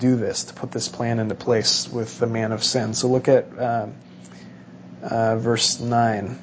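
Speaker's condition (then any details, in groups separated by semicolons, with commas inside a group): No condition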